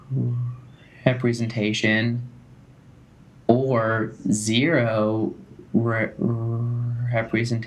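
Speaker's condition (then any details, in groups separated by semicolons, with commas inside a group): Stuttering; not caused by nervousness; stutters openly, no longer switches words; now stutters through words, sometimes fluent; prolonged sounds, blocks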